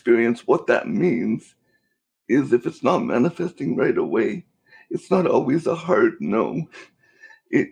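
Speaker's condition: Cerebral palsy; cerebral palsy since birth

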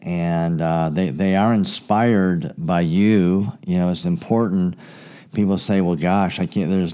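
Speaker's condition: Cleft palate; congenital, very severe

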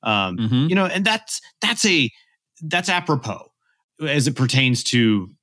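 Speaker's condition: No condition

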